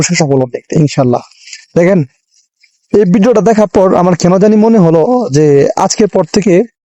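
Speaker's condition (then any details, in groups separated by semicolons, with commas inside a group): No condition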